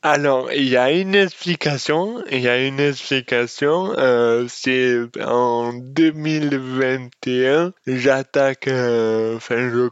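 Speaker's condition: Dystonia; congenital

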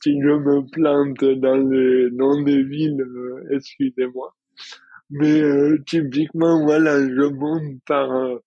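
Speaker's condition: Dystonia; heavier for past 5 years

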